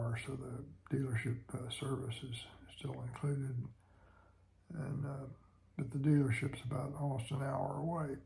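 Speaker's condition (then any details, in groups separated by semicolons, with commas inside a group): Parkinson's disease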